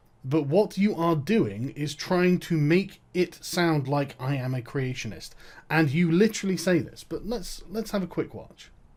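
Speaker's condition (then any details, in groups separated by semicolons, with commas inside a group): No condition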